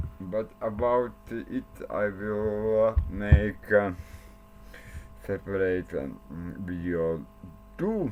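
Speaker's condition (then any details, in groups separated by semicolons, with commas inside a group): Cerebral palsy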